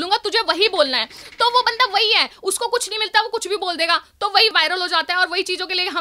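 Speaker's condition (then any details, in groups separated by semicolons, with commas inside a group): No condition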